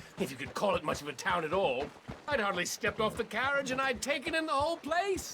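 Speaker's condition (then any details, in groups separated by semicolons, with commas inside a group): No condition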